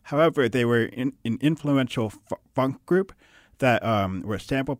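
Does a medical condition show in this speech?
Yes: hard of hearing; deaf.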